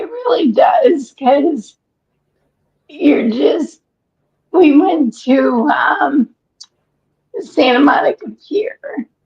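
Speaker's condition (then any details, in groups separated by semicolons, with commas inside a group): ALS; breathless after exertion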